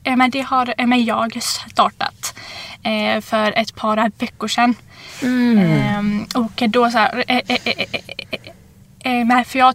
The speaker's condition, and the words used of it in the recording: Stuttering. Men det kan ju kännas väldigt osäkert att aldrig veta hur talet kommer gå eller kännas.